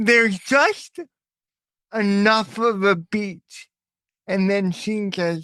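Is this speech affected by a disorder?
Yes: cerebral palsy.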